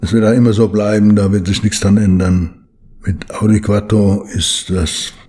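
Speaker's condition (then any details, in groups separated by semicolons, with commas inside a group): Parkinson's disease; slowed movements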